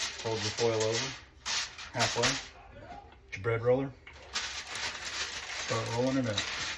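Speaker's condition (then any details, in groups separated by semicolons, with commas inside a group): No condition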